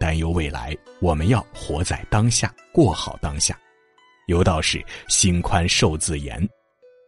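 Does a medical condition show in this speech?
No.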